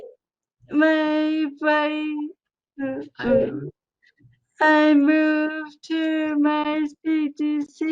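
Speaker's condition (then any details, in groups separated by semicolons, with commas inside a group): Cerebral palsy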